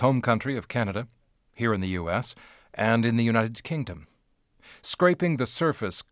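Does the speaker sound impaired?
No.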